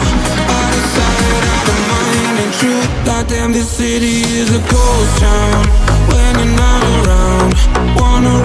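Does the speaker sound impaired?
No.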